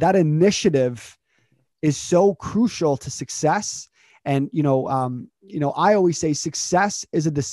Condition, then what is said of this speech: None; typical speech.